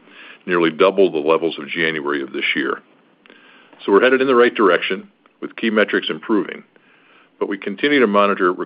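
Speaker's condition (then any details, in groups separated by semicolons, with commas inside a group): No condition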